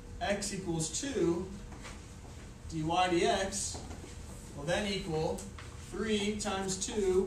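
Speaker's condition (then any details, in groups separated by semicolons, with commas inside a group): No condition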